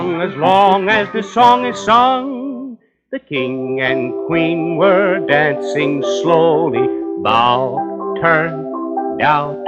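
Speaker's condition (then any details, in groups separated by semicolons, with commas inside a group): No condition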